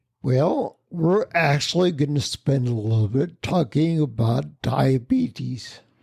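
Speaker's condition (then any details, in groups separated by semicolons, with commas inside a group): Spinocerebellar ataxia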